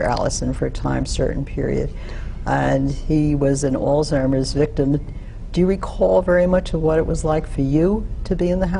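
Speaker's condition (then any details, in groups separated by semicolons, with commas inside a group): No condition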